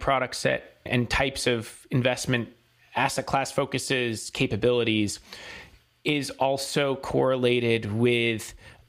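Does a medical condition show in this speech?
No.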